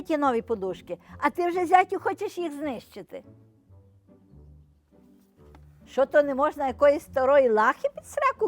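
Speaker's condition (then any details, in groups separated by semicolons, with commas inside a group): No condition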